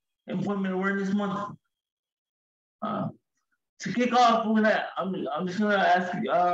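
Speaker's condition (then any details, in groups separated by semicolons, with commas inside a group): Cerebral palsy, severe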